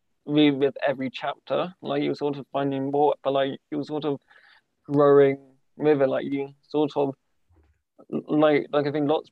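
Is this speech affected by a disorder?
Yes: stammer; accepted from the start, some people did not realise it; stammer recently very good, best when sociable; tailors spoken pieces to be more comfortable for stammer; here repeated sounds, repeated words.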